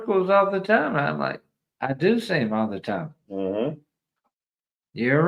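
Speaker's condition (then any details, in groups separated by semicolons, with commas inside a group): ALS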